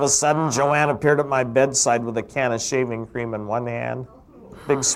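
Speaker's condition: No condition

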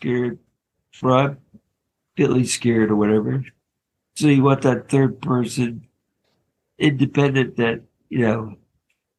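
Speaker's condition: ALS; diagnosed about five years ago, PEG tube recommended soon after diagnosis

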